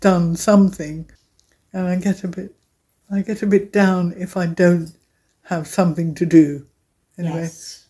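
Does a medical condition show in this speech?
Yes: aphasia after stroke; aphasia after stroke affecting speaking, reading and writing, relearned counting through knitting; attends aphasia speaking group, reading text still very difficult; loses words mid-sentence, quieter voice, initially could not speak, speaking German with brother helped.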